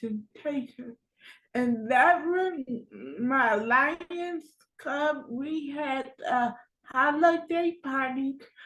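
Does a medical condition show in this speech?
Yes: cerebral palsy.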